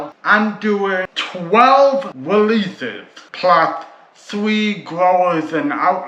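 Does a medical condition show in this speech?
Yes: cerebral palsy.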